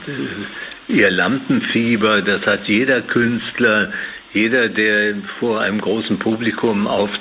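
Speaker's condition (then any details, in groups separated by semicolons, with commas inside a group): Parkinson's disease; diagnosed by neurologist after examination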